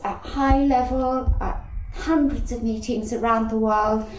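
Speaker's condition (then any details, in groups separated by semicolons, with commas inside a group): No condition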